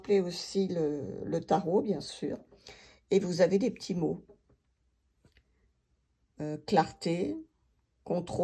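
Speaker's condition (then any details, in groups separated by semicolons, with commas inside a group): No condition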